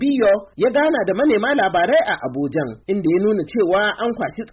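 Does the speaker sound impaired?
No.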